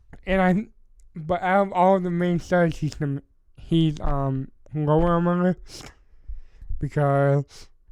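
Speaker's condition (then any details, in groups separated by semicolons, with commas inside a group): Cerebral palsy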